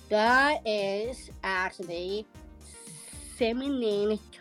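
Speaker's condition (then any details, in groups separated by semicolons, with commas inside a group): Down syndrome; present from birth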